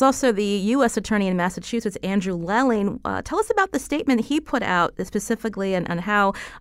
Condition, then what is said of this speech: No condition.